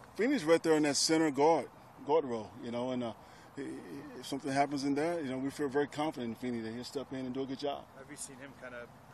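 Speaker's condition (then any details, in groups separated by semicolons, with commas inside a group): No condition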